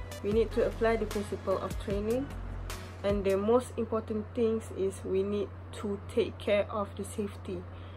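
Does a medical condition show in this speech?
No.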